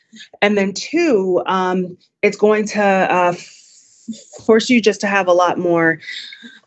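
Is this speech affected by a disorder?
Yes: stutter; stutter since before public speaking, lifelong fear of talking to people; pronounced stutter audible during interview; at times takes a couple of seconds to say words; here prolonged sounds, blocks.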